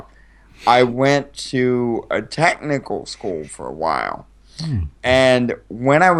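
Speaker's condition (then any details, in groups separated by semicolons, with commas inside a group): Cerebral palsy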